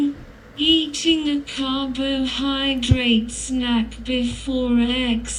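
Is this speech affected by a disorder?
Yes: cerebral palsy.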